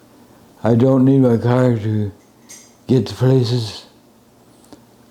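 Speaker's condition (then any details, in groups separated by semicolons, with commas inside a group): Advanced Parkinson's disease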